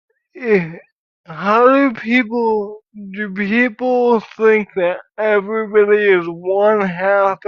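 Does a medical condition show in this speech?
Yes: cerebral palsy.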